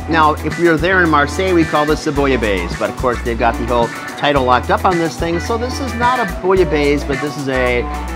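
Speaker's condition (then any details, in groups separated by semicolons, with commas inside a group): No condition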